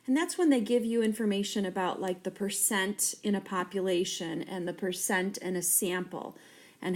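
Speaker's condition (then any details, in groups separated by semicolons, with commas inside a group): No condition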